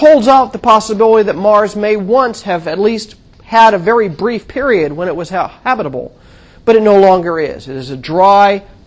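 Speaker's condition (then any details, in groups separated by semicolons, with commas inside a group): No condition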